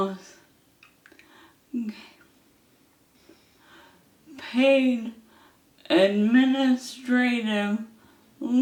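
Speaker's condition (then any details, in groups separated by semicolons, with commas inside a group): ALS; hand onset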